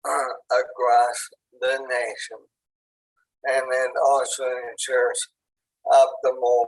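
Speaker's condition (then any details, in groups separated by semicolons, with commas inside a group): ALS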